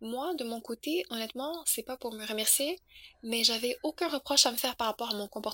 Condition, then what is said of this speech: None; typical speech.